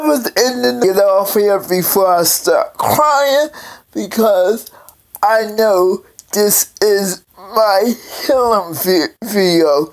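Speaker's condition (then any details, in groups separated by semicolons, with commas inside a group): Cerebral palsy; several unnoticed strokes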